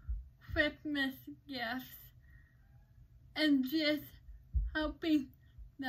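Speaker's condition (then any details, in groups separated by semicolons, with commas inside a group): Cerebral palsy; uses crutches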